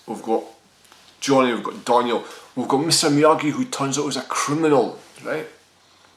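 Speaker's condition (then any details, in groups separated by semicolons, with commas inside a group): No condition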